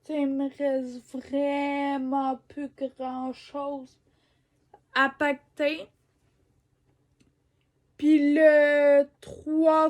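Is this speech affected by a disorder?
Yes: ataxia; degenerative.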